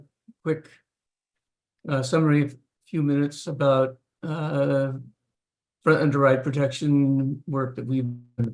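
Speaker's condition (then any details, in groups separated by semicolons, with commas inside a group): No condition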